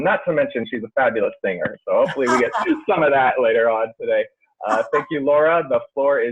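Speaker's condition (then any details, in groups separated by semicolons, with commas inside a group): No condition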